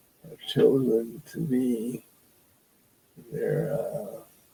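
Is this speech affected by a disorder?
Yes: Parkinson's disease; loses train of thought.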